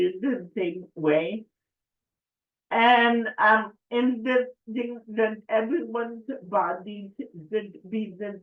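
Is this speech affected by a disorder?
Yes: cerebral palsy; affects speech.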